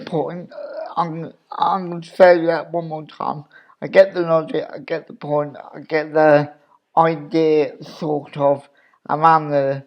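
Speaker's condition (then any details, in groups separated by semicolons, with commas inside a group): Cerebral palsy; wheelchair user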